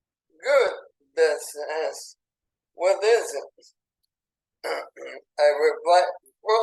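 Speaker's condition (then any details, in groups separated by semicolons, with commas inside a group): ALS; burning in lungs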